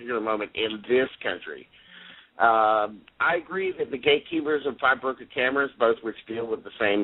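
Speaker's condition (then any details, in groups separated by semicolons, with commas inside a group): No condition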